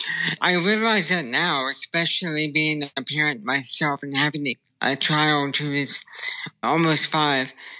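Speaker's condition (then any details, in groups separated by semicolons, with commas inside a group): Brain stem tumor; inoperable brain stem tumor, childhood onset, radiation at 14, throat surgery; about 30 years since diagnosis, speech, balance, swallowing problems; unclear speech since childhood, hypernasal before surgery, swallowing difficulty, voice therapy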